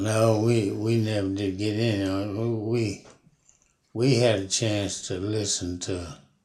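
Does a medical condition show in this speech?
Yes: Parkinson's disease; never broken a bone.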